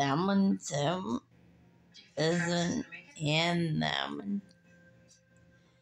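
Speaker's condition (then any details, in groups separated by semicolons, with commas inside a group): Muscular dystrophy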